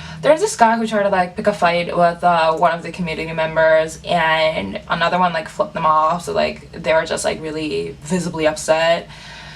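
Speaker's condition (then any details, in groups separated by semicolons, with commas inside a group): No condition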